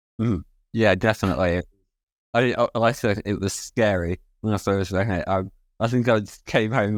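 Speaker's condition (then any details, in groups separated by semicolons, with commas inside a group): Spinal muscular atrophy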